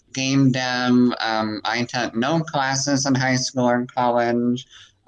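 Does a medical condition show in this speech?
Yes: cleft palate; voice pretty nasal, altered vocal tonality, sometimes monotone quality, lowering pitch does not help.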